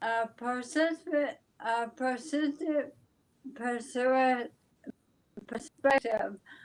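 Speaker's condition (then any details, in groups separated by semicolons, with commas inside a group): ALS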